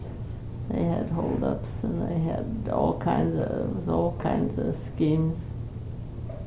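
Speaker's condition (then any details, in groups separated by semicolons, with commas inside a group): Parkinson's; Parkinson's for 5 years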